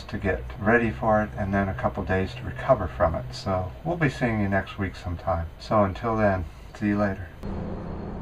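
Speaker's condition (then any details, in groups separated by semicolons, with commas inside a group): No condition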